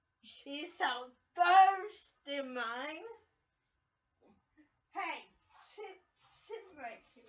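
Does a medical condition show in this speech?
Yes: cerebral palsy; speech affected.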